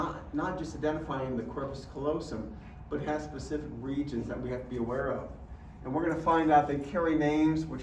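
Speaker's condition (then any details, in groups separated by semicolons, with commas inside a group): No condition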